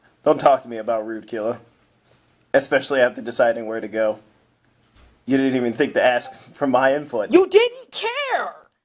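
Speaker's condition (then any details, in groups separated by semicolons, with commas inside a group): No condition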